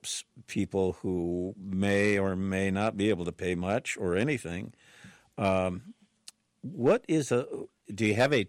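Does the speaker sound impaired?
No.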